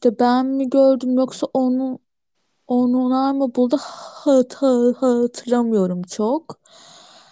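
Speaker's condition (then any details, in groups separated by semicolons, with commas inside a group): Stuttering; tongue and jaw exercises, practiced speech modification; repeated sounds, prolonged sounds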